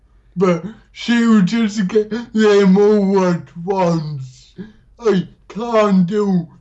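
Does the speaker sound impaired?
Yes: dysarthria; from cerebral palsy, cannot do separate things with separate fingers; much improved through stand-up comedy, once barely intelligible, now occasionally not understood; noticeable speech accent, some words misheard by host, host finds easy to understand.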